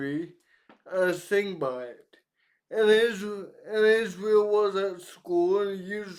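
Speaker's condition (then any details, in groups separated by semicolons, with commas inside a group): Cerebral palsy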